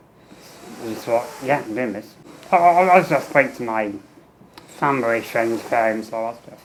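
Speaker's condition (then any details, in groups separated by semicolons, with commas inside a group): Muscular dystrophy; wheelchair user, tracheostomy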